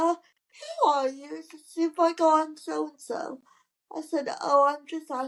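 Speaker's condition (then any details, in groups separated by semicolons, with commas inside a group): Cerebral palsy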